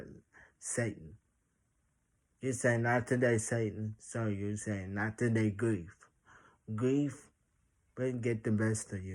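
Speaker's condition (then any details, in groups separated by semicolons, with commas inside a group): Traumatic brain injury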